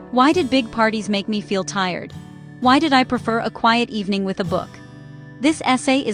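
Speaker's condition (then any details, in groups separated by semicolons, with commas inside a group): No condition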